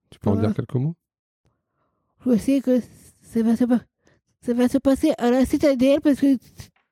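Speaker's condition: Down syndrome, trisomy 21

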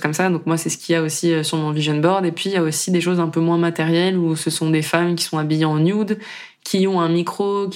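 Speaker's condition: No condition

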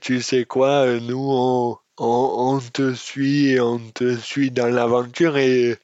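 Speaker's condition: Dystonia; congenital

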